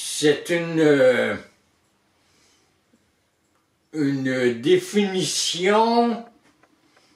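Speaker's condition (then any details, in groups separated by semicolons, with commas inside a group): Traumatic brain injury; surgery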